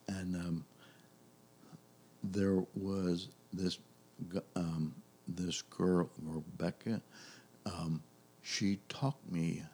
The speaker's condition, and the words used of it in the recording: Aphasia. Like, he knows what he wants to say.